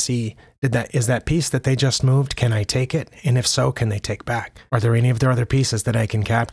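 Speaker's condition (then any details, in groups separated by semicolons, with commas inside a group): No condition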